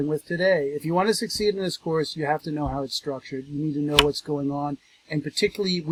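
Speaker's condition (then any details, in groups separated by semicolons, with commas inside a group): No condition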